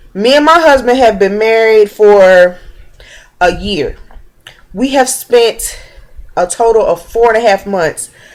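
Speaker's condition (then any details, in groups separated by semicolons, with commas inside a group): No condition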